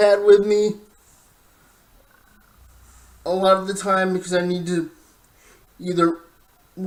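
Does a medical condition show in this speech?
Yes: cerebral palsy, spastic diplegia.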